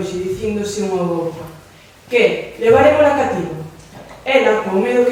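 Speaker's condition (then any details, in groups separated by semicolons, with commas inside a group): No condition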